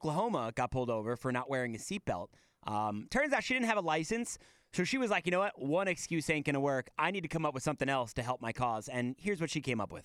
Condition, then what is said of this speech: None; typical speech.